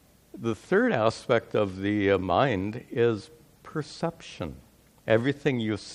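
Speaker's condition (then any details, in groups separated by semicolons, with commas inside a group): No condition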